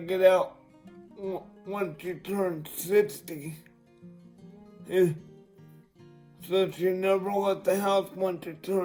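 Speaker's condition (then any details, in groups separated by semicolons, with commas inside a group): Cerebral palsy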